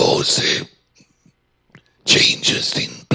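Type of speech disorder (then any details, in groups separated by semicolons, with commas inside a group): Speech with a voice prosthesis; total laryngectomy for throat cancer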